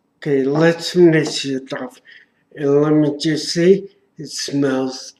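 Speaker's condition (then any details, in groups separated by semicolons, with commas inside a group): Traumatic brain injury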